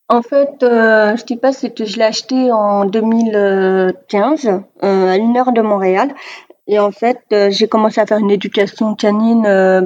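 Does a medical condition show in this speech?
Yes: deafness; deaf since childhood, diagnosed age four, hearing aids since four, from extreme prematurity, neonatal resuscitation; severe-to-profound, worsened from moderate-severe, progressive, not hereditary, hearing dog Lucky for four years; oralist, uses some sign language.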